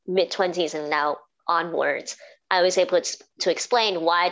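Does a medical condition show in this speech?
Yes: cleft palate and cleft lip; congenital, speech therapy as a teenager.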